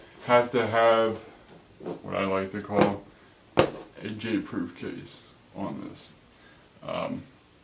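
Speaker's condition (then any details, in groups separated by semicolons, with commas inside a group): Cerebral palsy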